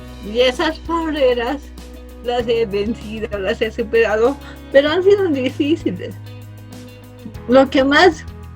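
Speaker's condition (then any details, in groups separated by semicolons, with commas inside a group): Cerebral palsy from birth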